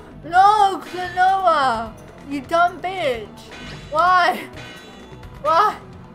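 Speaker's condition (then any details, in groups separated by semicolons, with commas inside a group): Cerebral palsy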